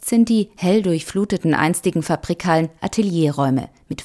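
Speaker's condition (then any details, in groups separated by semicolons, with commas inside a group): No condition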